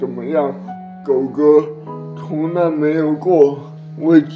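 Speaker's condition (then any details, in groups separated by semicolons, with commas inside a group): Cerebral palsy; birth asphyxia, blue at birth, over ten minutes of resuscitation, diagnosed in infancy at provincial hospital, legs affected, early rehabilitation, learned to walk; some words unclear despite great effort to speak clearly, edited for fluency, childhood drooling from delayed saliva swallowing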